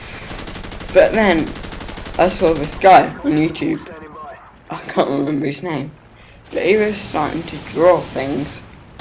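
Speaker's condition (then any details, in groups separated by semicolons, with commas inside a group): Cerebral palsy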